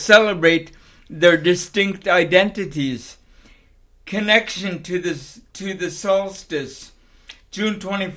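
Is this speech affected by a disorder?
Yes: cerebral palsy.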